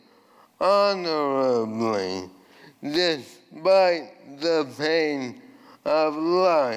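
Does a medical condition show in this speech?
Yes: ALS; voice changed from earlier resonant voice.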